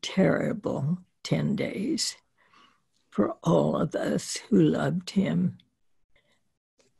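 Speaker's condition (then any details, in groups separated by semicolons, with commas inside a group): Spasmodic dysphonia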